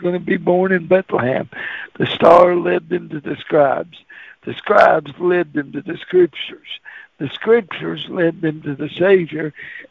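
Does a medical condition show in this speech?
Yes: cerebral palsy; cerebral palsy voice.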